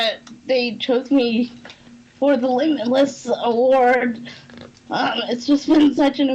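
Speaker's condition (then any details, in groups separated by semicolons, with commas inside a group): Cerebral palsy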